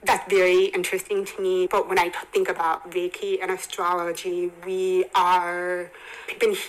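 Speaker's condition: Hearing impairment, congenital, bilateral cochlear implants

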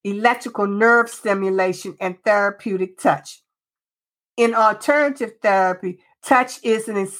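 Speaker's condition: No condition

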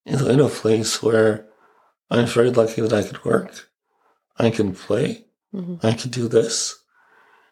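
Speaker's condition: ALS; tongue affected but unchanged, predicted speech loss within a year not happened, voice changed, sounds older, voice challenges at work

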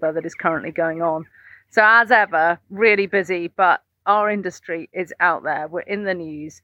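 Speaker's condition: No condition

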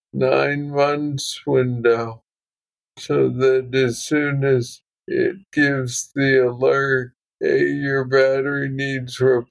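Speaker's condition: Parkinson's disease, young onset

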